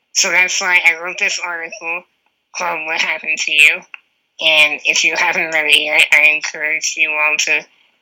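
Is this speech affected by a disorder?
Yes: spinal muscular atrophy; type 2, wheelchair user, diagnosed around 19 after two negative genetic tests, laminectomy for Spinraza access.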